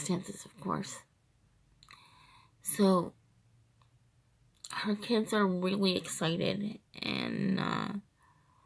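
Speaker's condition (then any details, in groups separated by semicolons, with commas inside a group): Cerebral palsy, triplegia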